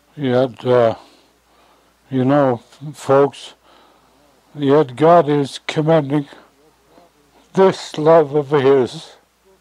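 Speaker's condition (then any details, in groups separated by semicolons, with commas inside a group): Stroke; hard time finding words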